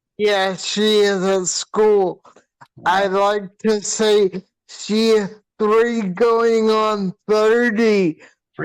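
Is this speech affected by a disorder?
Yes: hydrocephalus with shunt failure.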